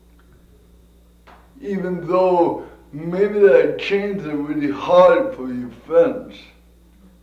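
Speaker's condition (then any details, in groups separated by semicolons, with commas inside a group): Cerebral palsy; from birth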